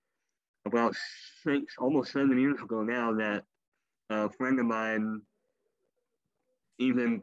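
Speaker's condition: Cleft lip and palate; elective leg amputations

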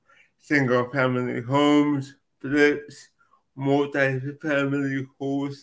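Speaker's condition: Cerebral palsy; from birth

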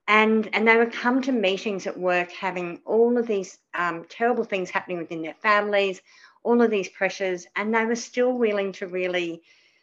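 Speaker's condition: Cleft palate; spoke differently as child

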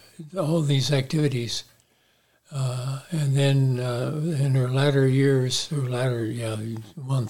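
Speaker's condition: Parkinson's disease; about 15 years since diagnosis, on medication, regular exercise including boxing, cycling, weights, walking

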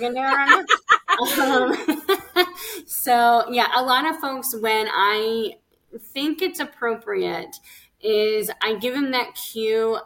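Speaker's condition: Cleft lip and palate; bone graft surgery

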